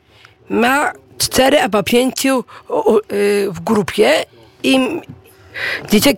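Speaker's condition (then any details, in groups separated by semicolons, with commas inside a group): Down syndrome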